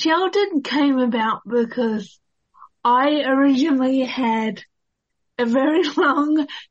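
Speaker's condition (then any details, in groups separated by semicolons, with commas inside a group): Cerebral palsy; poor balance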